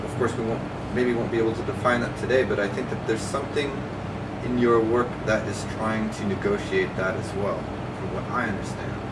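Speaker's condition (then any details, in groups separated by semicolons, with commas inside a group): No condition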